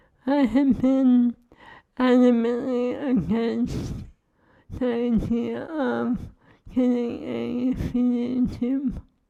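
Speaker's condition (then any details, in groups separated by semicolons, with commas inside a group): ALS; feeding tube; swallowing lost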